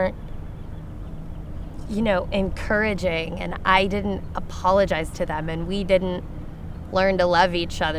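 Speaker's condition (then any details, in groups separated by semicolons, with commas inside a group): No condition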